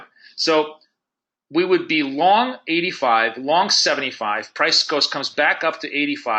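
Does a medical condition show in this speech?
No.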